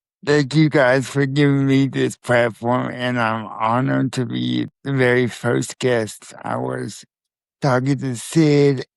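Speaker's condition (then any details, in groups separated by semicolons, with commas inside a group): Spastic quadriplegic cerebral palsy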